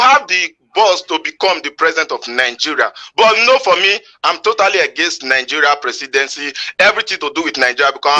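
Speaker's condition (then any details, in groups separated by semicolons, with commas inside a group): No condition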